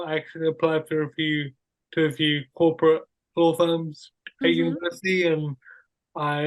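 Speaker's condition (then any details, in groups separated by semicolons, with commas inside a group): Cerebral palsy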